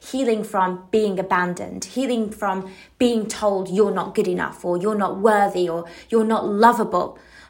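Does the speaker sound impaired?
No.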